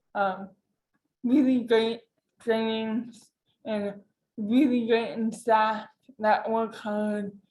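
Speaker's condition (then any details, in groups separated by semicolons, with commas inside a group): Cerebral palsy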